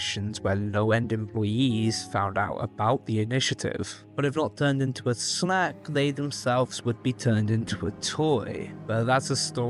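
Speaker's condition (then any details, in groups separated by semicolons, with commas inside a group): No condition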